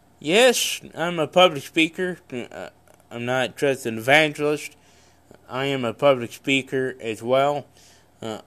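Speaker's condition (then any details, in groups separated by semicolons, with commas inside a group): Cerebral palsy; congenital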